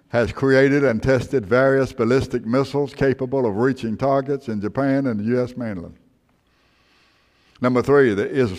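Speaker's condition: No condition

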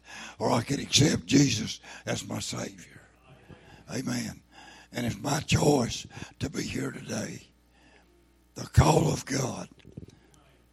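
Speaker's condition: Throat cancer, lost vocal cord

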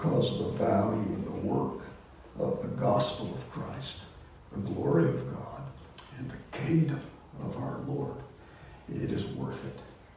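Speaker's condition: Voice disorder; not contagious

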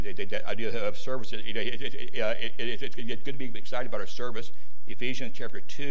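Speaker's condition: Stuttering; stutter as usual way of talking, recent neck surgery; throat may get scratchy during talk, Halls lozenges at hand; worse when unwell, mistaken for stroke by Life Squad paramedics; repeated sounds

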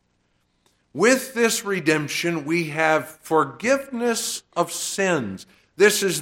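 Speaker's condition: No condition

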